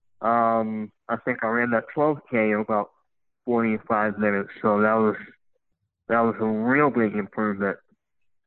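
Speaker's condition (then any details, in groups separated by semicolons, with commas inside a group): Cleft lip and palate; congenital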